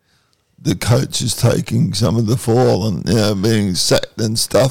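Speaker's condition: Cerebral palsy

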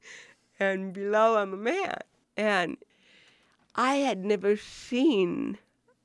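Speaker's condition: Cerebral palsy; titanium neck

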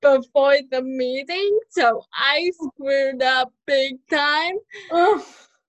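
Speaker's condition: Cerebral palsy; mild spastic quadriplegic

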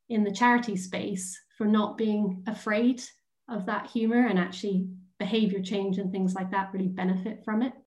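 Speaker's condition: No condition

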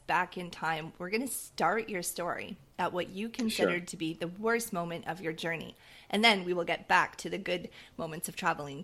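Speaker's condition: No condition

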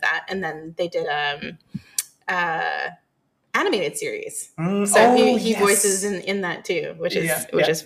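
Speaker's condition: No condition

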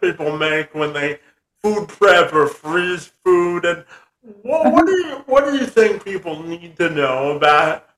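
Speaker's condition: Cerebral palsy; severe

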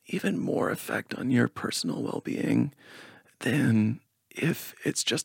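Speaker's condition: Spasmodic dysphonia; energy healing

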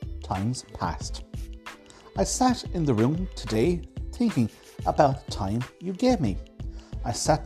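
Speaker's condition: No condition

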